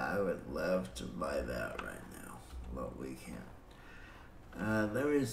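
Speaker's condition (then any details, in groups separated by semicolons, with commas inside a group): Cerebral palsy; breathing fine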